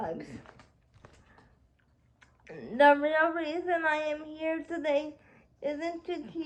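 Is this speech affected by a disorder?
Yes: cerebral palsy; spastic quadriplegia.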